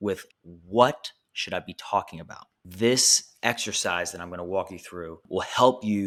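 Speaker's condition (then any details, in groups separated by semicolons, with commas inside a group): No condition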